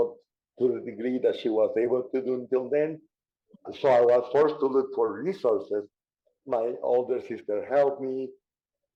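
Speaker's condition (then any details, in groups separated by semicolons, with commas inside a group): Cerebral palsy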